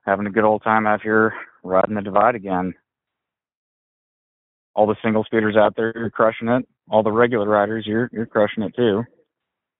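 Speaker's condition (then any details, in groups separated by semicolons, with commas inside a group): No condition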